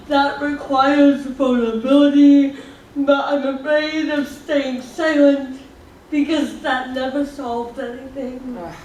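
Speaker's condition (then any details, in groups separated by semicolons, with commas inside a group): Cerebral palsy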